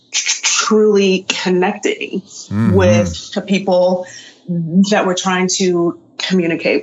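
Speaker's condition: Stuttering; stuttering since around age 3, lifelong; avoided talking to avoid stuttering, avoided saying own name around 24-25, later took up public speaking; repeated sounds, blocks

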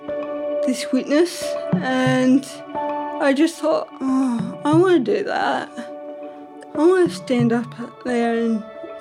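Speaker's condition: Ataxic cerebral palsy; birth trauma

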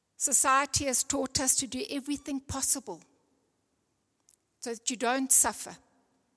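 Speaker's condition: No condition

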